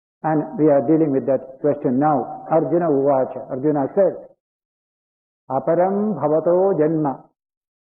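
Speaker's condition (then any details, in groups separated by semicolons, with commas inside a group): No condition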